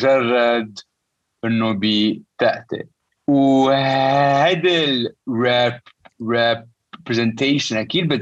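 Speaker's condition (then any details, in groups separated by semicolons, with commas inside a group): Stuttering; present since at least teenage years; stutter noticeable, joking about it helps listeners understand why speech sounds that way; repeated sounds, prolonged sounds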